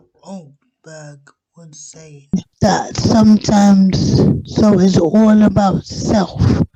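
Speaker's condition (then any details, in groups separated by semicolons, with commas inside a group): Cerebral palsy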